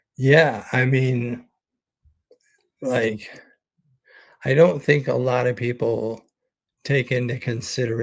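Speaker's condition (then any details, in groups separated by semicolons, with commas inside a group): ALS; expects to lose voice very soon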